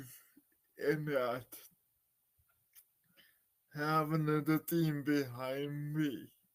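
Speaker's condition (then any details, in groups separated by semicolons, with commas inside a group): Cerebral palsy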